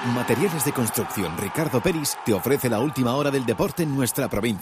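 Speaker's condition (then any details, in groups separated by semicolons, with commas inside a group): No condition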